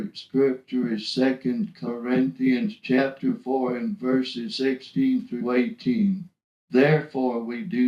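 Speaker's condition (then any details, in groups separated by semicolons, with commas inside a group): ALS (Lou Gehrig's disease), speech-generating device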